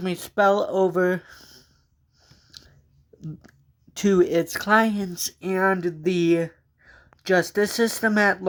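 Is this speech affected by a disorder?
Yes: cerebral palsy.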